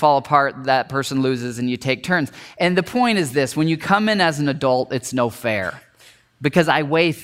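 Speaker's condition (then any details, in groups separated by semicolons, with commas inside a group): No condition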